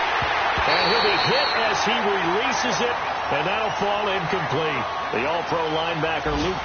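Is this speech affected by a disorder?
No.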